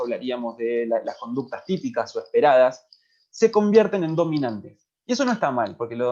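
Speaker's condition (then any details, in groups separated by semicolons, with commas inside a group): No condition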